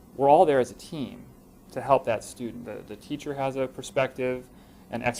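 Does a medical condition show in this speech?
No.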